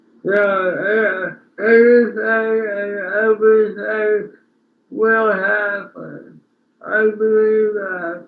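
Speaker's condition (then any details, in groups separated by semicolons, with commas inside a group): Speech impairment after birth surgery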